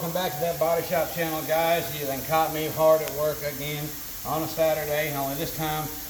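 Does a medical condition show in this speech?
No.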